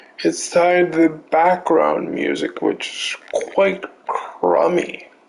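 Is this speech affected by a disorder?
Yes: cerebral palsy; affects limbs.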